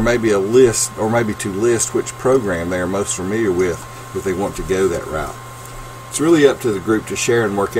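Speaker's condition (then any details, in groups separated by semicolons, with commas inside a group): No condition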